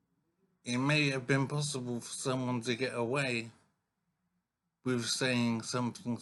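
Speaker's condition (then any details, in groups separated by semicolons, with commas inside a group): Brain injury; severe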